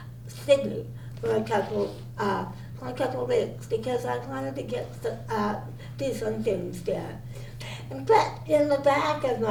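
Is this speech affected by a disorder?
Yes: cerebral palsy.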